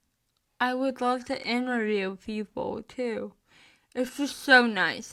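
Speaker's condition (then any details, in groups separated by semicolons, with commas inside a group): Spastic cerebral palsy, mixed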